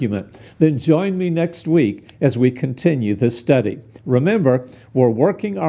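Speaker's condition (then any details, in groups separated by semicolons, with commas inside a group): No condition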